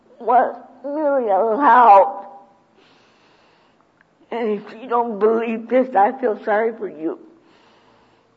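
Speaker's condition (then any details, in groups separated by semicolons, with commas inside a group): Cerebral palsy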